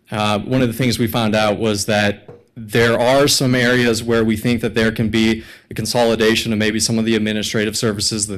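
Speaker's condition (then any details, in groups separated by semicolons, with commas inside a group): No condition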